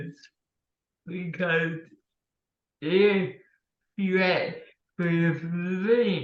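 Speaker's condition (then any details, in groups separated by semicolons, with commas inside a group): Cerebral palsy; since childhood; speech impediment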